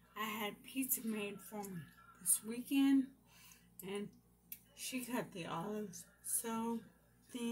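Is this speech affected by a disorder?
Yes: brain injury.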